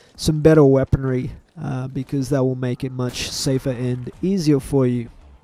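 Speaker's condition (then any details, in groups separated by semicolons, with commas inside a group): No condition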